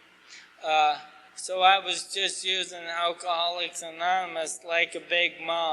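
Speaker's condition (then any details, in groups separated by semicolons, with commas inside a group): ALS; asked to talk slower, clearer, losing voice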